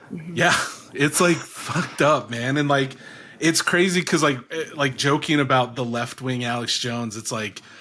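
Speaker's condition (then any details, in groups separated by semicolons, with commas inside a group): No condition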